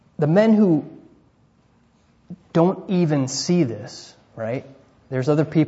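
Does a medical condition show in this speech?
No.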